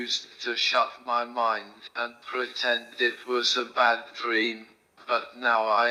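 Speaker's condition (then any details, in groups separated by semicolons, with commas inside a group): Motor neurone disease; right hand onset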